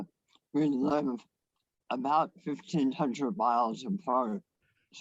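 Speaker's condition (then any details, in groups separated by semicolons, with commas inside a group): Head and neck cancer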